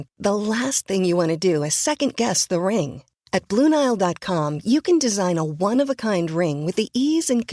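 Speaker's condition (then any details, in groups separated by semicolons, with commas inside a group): No condition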